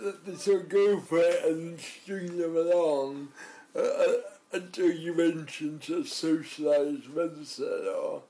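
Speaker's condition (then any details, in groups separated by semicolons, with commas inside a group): Cerebral palsy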